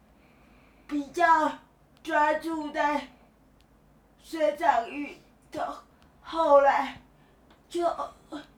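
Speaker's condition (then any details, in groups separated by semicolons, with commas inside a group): Cerebral palsy; only mouth and eyes relatively mobile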